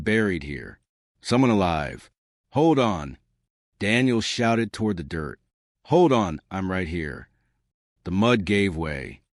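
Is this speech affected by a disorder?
No.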